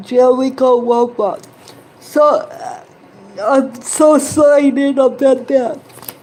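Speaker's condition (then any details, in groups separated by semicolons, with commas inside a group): Cerebral palsy; present from birth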